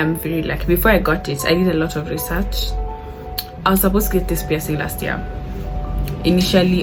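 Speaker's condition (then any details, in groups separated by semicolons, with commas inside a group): No condition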